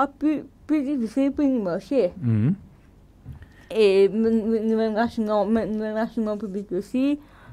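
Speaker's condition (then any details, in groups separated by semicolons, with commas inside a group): Cerebral palsy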